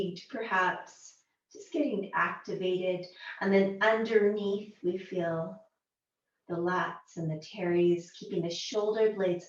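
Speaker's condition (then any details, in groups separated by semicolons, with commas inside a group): No condition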